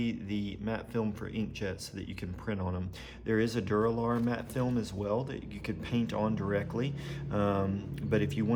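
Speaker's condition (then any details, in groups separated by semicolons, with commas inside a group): No condition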